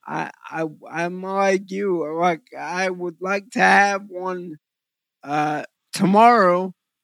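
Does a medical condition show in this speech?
Yes: cerebral palsy; trouble focusing with VR.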